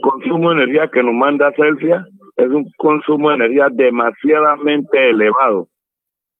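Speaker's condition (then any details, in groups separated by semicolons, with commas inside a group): No condition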